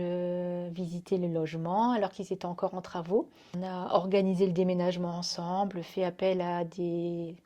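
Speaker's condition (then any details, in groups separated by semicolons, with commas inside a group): No condition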